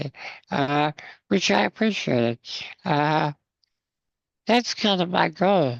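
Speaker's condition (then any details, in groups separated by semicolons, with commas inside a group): Spinal muscular atrophy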